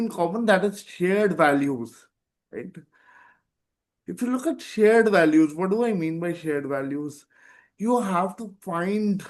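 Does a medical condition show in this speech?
Yes: cerebral palsy; present from birth.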